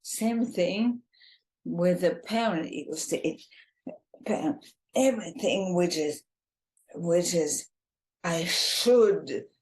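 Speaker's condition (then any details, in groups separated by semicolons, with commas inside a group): ALS, bulbar form, bulbar onset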